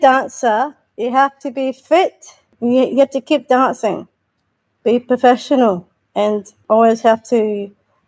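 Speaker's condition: Down syndrome; intellectual disability

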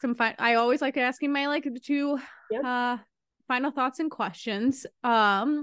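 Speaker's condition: No condition

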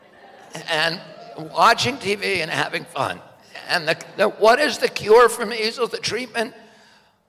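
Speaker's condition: Spasmodic dystonia; onset age 42

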